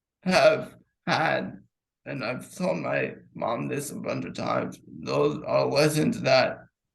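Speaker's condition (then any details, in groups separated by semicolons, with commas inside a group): Cerebral palsy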